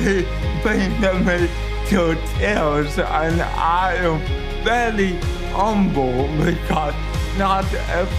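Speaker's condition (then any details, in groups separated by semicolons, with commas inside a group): Cerebral palsy; present from birth, brain damage affecting movement and posture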